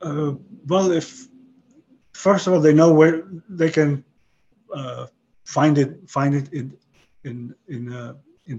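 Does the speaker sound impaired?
Yes: aphasia after stroke; aphasia caused by stroke; struggles to carry a conversation on interesting subject matter.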